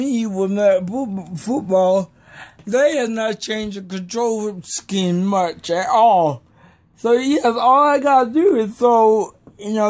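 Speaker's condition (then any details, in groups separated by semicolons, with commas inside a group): Cerebral palsy; may be hard to understand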